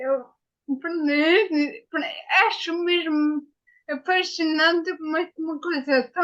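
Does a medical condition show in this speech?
Yes: ataxia after brain injury.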